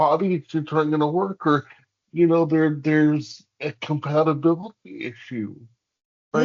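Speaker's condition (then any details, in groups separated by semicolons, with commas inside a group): Cerebral palsy; hamstring releases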